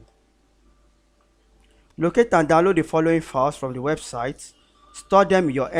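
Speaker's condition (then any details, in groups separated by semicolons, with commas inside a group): No condition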